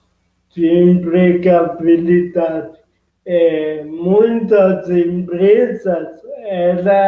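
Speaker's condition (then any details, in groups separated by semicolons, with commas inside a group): Cerebral palsy; present from birth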